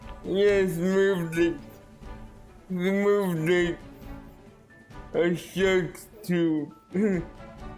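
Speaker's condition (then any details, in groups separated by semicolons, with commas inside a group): Cerebral palsy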